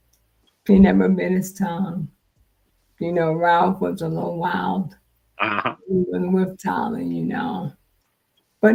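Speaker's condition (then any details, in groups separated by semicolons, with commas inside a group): Multiple sclerosis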